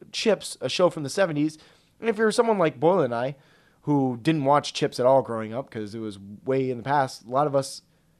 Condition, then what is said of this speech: None; typical speech.